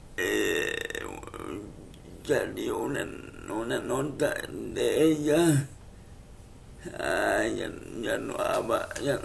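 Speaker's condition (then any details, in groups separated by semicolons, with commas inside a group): Cerebral palsy; speech affected by condition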